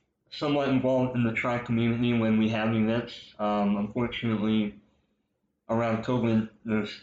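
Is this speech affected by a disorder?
Yes: cleft lip and palate; congenital, with popliteal pterygium syndrome, over 30 operations until age 14 including lip and palate correction; speech impediment from cleft lip and palate.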